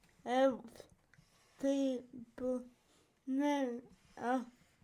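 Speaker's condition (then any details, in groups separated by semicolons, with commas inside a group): Cerebral palsy; from birth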